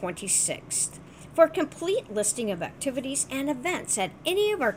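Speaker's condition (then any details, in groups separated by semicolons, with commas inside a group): No condition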